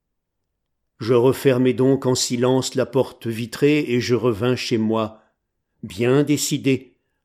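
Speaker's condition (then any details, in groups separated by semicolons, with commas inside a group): No condition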